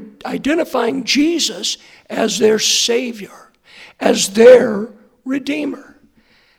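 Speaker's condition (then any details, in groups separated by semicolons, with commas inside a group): Hoarseness after vocal cord surgery; hard to hear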